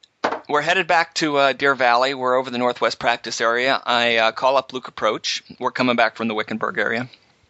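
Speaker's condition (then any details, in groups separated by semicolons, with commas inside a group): No condition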